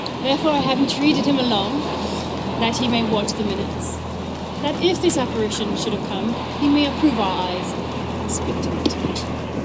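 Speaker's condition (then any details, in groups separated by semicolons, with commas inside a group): No condition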